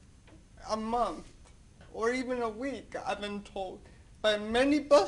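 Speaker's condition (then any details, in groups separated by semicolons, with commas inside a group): Cerebral palsy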